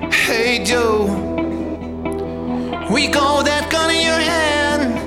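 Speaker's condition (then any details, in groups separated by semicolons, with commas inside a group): No condition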